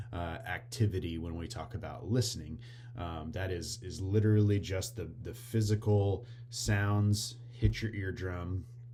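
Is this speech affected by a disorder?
No.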